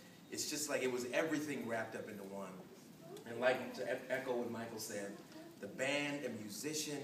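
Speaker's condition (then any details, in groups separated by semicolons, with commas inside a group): No condition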